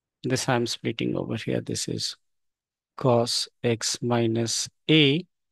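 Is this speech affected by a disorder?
No.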